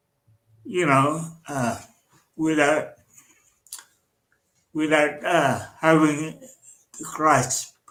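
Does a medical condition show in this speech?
Yes: cerebral palsy.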